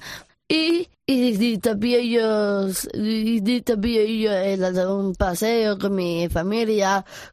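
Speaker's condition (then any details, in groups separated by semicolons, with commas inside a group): Down syndrome; congenital, extra chromosome 21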